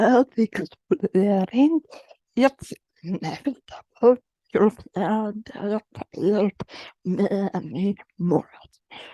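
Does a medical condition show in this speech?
Yes: generalized dystonia.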